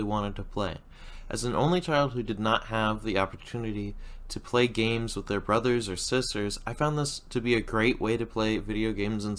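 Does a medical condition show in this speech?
No.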